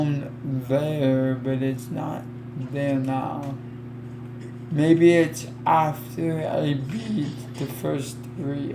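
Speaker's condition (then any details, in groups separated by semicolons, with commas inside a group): Cerebral palsy; affects legs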